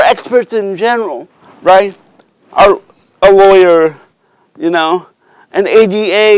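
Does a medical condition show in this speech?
Yes: cerebral palsy.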